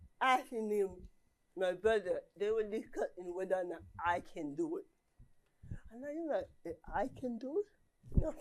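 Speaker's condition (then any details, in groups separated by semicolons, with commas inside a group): Cerebral palsy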